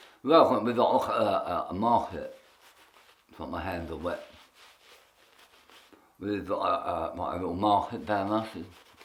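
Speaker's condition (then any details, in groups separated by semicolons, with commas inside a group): Tongue cancer; half tongue removed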